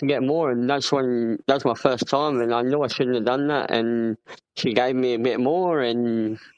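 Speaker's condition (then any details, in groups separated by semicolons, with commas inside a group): Cleft palate; congenital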